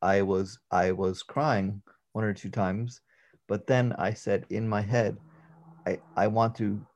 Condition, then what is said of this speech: Aphasia. As right. Listeners can hear, you communicate it very well.